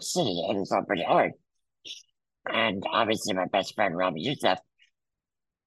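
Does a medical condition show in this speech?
Yes: muscular dystrophy; congenital.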